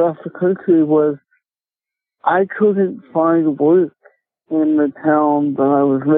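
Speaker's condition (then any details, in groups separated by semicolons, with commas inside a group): Cerebral palsy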